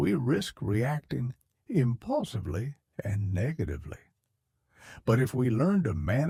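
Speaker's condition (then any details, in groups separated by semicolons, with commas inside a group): No condition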